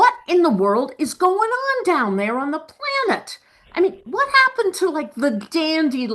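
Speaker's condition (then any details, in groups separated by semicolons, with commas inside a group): No condition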